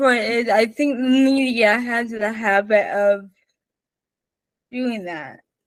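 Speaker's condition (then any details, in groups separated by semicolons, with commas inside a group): Spastic cerebral palsy, mixed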